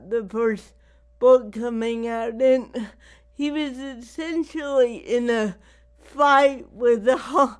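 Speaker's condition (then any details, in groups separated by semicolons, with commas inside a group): Cerebral palsy; wears down with age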